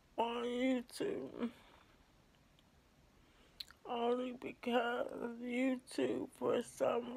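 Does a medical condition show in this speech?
Yes: ALS; affects hands.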